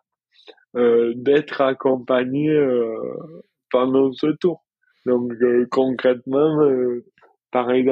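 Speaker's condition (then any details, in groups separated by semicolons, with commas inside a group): Dystonia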